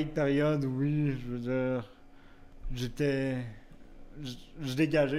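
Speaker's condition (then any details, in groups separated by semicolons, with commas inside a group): Cerebral palsy; wheelchair use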